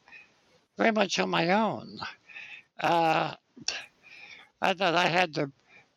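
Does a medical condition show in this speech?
Yes: spinal muscular atrophy; congenital, muscle weakness, wheelchair use whole life; age 60.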